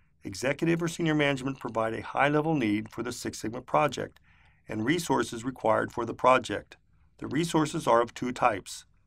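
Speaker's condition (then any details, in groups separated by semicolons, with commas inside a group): No condition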